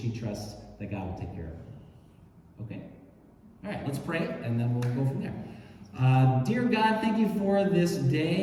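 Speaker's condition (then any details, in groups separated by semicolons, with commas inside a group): No condition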